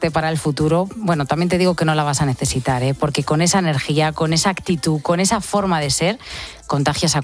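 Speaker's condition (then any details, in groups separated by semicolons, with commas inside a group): No condition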